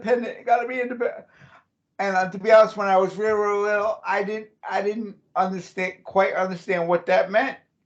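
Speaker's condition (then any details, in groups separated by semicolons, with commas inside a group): Cerebral palsy; since childhood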